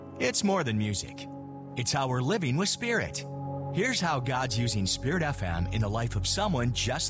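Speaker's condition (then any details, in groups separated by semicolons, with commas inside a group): No condition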